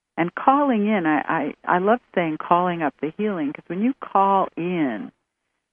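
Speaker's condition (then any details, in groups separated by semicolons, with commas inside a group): No condition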